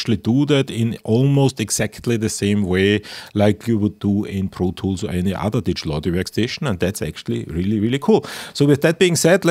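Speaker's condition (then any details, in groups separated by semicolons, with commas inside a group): No condition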